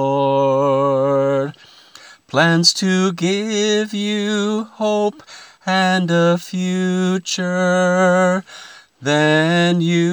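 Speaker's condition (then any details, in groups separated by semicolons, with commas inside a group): No condition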